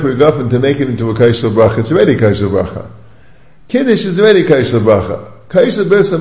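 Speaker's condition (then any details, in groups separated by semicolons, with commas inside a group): No condition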